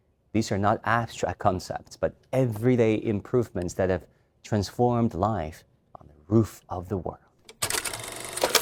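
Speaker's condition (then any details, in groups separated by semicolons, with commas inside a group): No condition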